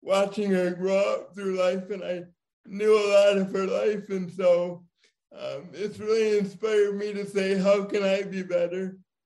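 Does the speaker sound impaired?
Yes: cerebral palsy; diagnosed as firstborn child.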